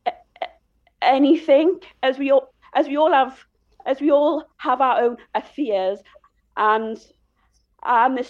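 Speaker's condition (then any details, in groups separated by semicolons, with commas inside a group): Stammer; childhood-onset stammer identified at school, speech therapy for many years until about age 13, unhelpful; listening to music through headphones helps speech, spoke wedding vows without needing headphones; blocks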